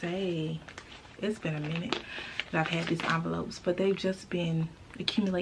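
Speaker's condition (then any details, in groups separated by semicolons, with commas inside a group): No condition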